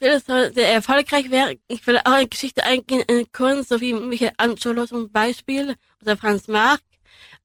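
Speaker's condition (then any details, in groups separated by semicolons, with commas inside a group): Down syndrome; 24 years old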